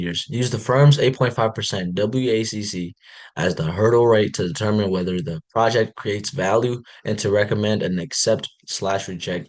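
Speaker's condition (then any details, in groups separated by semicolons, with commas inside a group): No condition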